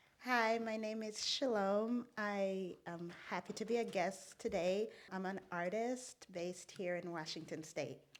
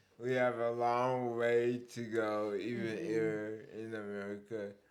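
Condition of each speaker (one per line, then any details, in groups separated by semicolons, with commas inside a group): No condition
Cerebral palsy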